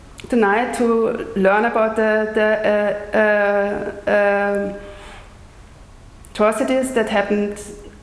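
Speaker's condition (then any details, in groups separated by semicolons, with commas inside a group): Stuttering; lifelong stutter, neurological, speech therapy, countless therapists and doctors, teen jaw, belly, leg cramps suppressing; audibly stuttering during lecture performance, amount varies day to day; stutters on own name, smooth circular repetitions, silent blocks, slower than fluent speakers; repeated words, prolonged sounds, blocks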